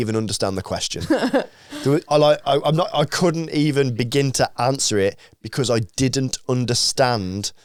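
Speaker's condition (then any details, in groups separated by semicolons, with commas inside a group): No condition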